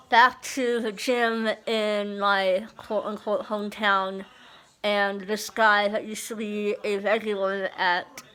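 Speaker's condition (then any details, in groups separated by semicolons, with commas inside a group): Moebius syndrome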